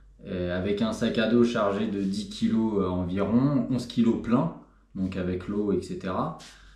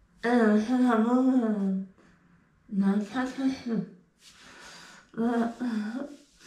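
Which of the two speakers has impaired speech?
The second: tongue cancer; in remission, eats blended food; eating difficulty.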